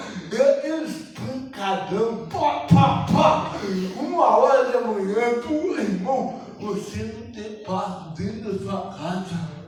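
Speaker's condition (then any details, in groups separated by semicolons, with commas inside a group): Cerebral palsy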